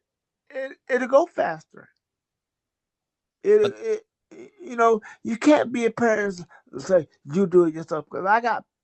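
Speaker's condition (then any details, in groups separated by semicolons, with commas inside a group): Cerebral palsy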